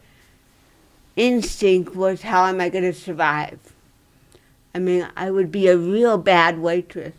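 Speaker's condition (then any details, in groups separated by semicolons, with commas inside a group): Cerebral palsy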